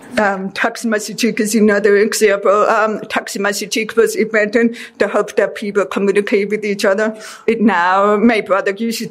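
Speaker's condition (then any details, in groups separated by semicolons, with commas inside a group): Deafness; deaf since childhood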